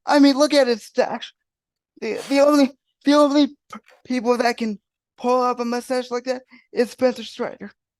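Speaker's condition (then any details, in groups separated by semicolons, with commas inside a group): Cerebral palsy; wheelchair user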